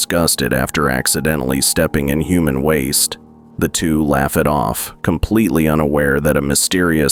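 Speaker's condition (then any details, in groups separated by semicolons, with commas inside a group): No condition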